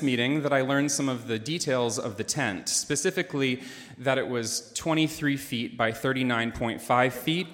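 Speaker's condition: No condition

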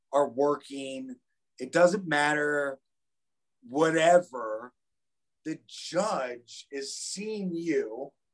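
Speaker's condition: Aphasia; aphasia after an accident, persistent, not expected to go away; attends Stroke Comeback Center, working to improve talking; words often don't come out when trying to speak

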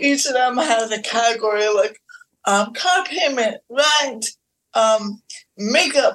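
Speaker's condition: Cerebral palsy; physical disability

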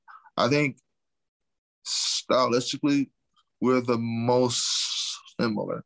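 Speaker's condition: Stuttering; lifelong stutter, not caused by combat sports, father also stutters; commenters call speech slurred and mistake it for CTE; prolonged sounds, blocks

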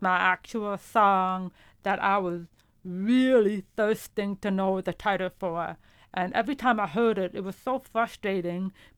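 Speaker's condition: Profound deafness; uses hearing aids

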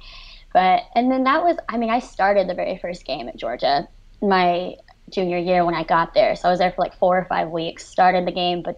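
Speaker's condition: Cleft lip and palate, severe

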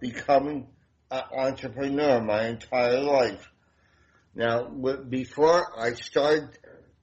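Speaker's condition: Damaged voice box; at least 25 years ago

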